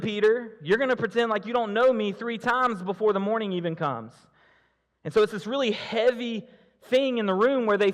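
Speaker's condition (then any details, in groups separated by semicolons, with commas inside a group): No condition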